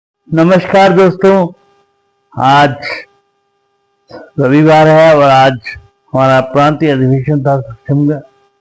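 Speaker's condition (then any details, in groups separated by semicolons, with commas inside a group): Cerebral palsy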